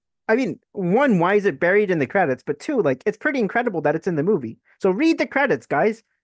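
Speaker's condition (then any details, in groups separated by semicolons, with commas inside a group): No condition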